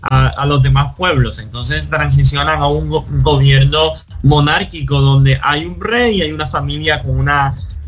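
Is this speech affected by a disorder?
Yes: cleft lip and palate; congenital cleft lip and complete cleft palate, no palatal bone, nasal passages joined, seven surgeries; nasal passage still open after seven surgeries; born with no chance of speaking, now speaks, speaks a lot.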